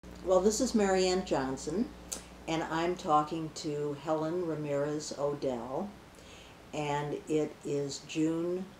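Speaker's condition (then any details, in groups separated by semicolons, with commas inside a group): No condition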